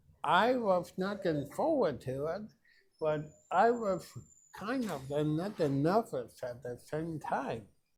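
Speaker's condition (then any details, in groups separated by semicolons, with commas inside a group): Cerebral palsy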